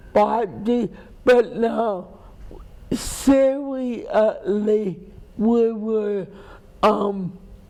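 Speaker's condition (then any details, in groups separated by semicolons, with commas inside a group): Cerebral palsy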